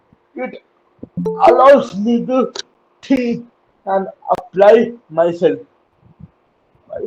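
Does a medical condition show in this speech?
Yes: cerebral palsy; uses wheelchair.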